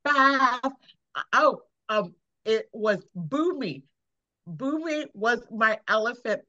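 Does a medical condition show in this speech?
Yes: aphasia after stroke; trouble with mental arithmetic, walking difficulty after stroke; over a year since stroke; fluent with frequent 'you know' fillers, restarts, trailing unfinished sentences.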